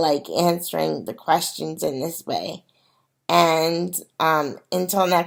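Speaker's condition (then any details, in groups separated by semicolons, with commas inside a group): Cerebral palsy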